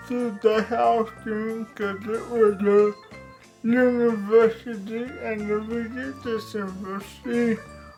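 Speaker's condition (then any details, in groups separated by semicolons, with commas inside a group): Cerebral palsy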